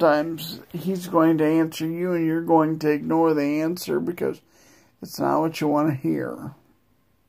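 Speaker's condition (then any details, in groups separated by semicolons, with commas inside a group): Multiple sclerosis; no control over legs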